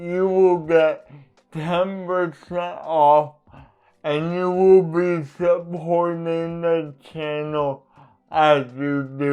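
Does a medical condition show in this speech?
Yes: cerebral palsy; uses adaptive equipment.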